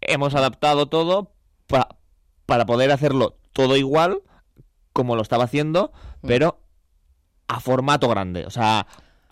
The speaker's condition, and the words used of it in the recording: Stuttering. Pues no, mira. O sea, fingirlo, o sea, de que, o sea, me cuesta muchísimo porque...